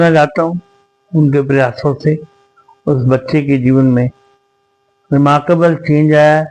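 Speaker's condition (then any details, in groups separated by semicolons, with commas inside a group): Cerebral palsy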